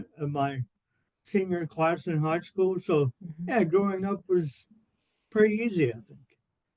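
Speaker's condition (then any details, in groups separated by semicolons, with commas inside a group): Cerebral palsy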